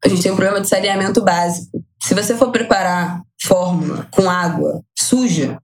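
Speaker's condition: No condition

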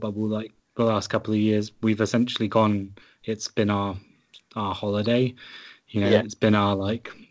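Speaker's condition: No condition

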